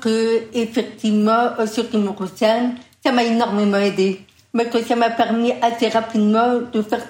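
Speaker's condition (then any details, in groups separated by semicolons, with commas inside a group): Deaf from birth, congenital; speaks orally and intelligibly in public, never heard own voice, voice can sound funny; learned to speak through long repetitive parrot-like training, took 20 years, told would never speak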